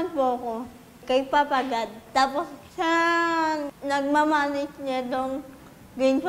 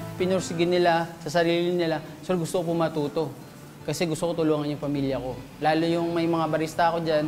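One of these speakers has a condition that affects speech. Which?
The first: cerebral palsy.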